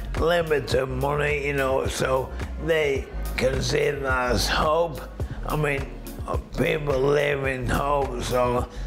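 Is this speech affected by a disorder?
Yes: motor neurone disease.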